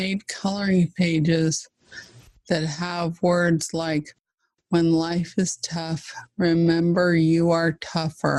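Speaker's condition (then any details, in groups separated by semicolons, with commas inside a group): ALS (Lou Gehrig's disease); fast progressing form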